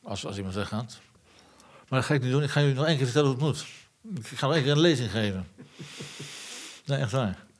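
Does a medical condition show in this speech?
Yes: Parkinson's disease; progressive incurable Parkinson's disease, diagnosed years ago, already ill before diagnosis, 50% dementia risk, heading toward invalidity; pain, abdominal pain from constipation, fatigue, unsteady, falls including off bicycle, reading own book aloud beyond strength; speaks with difficulty, half purely Parkinson motor problem, emotional tearfulness partly from disease.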